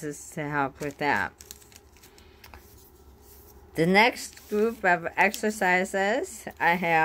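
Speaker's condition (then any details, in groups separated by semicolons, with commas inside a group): Bulbar ALS; bulbar onset in lip and tongue, facial weakness, tongue atrophy; daily tongue, lip and face exercises; affects eating and speaking, frequent tongue biting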